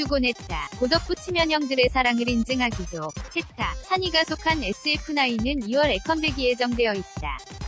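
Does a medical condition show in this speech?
No.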